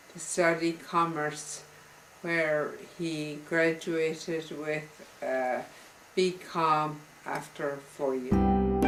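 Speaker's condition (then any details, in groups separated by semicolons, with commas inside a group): Multiple sclerosis; diagnosed age 33, walker then permanent wheelchair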